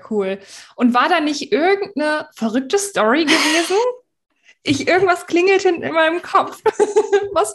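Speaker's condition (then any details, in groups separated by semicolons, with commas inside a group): No condition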